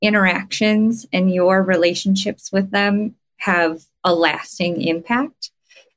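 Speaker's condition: Bilateral cleft lip and palate; congenital, cleft treatment from birth, ongoing medical treatment

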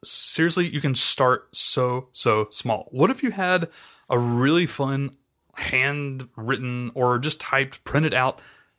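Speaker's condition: No condition

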